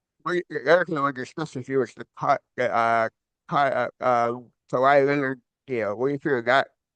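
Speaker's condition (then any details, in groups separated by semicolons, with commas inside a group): Cerebral palsy; cerebral palsy, from birth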